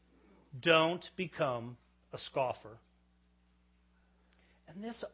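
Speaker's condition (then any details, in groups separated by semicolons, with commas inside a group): No condition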